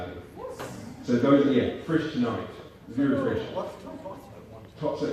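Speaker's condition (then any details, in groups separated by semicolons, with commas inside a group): No condition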